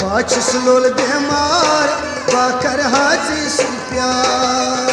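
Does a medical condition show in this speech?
No.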